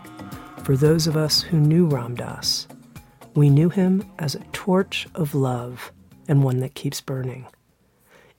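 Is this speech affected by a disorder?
No.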